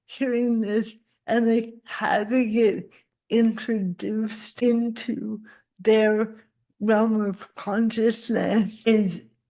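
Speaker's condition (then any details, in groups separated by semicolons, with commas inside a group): Cerebral palsy; spasticity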